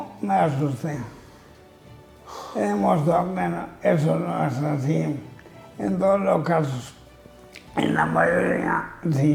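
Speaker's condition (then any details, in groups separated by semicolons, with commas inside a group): Amyotrophic lateral sclerosis (ela)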